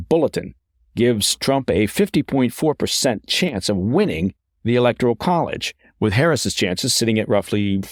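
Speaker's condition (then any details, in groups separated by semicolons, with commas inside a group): No condition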